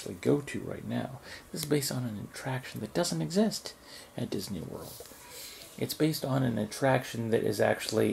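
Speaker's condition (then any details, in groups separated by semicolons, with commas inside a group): No condition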